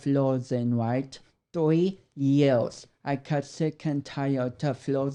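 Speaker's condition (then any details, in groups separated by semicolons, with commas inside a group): Cerebral palsy; affects speech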